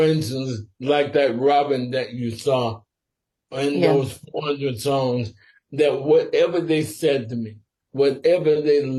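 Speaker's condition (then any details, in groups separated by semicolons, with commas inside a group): Sporadic ALS; must speak slower and carefully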